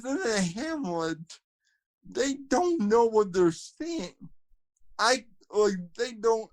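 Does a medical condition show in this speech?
Yes: cerebral palsy, spastic quadriplegia; virtually no arm or leg movement.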